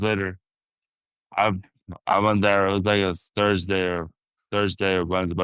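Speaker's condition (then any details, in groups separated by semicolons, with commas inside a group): Traumatic brain injury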